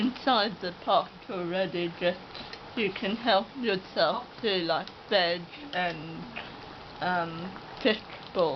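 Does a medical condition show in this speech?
Yes: cerebral palsy; oxygen starvation at birth.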